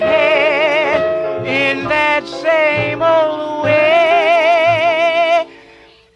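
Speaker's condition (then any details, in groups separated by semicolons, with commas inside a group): No condition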